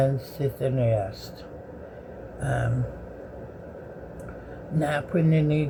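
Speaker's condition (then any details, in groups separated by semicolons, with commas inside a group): Bell's palsy; severe left-sided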